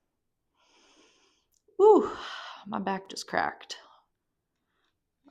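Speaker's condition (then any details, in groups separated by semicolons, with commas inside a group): No condition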